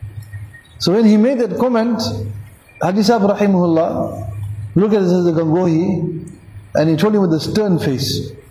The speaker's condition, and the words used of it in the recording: No condition.